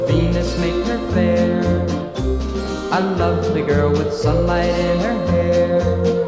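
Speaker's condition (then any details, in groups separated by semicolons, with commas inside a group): No condition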